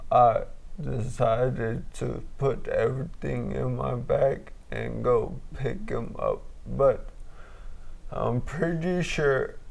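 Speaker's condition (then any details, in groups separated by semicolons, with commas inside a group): Traumatic brain injury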